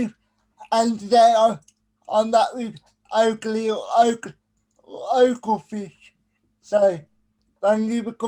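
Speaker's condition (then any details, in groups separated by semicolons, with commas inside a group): Cerebral palsy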